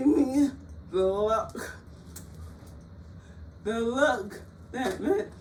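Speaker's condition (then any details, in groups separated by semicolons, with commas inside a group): Cerebral palsy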